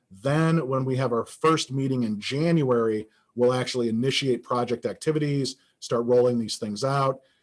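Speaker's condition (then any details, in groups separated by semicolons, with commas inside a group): No condition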